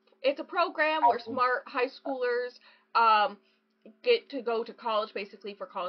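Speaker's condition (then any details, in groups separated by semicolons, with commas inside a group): No condition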